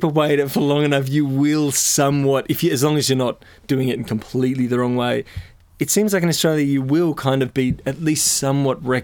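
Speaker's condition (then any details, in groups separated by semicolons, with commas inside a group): No condition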